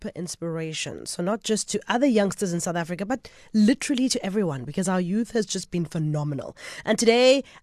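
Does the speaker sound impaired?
No.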